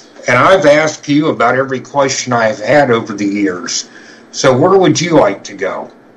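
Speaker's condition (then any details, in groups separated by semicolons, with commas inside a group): No condition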